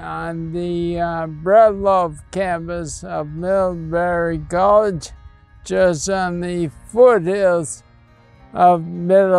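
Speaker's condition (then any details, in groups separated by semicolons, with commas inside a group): Primary lateral sclerosis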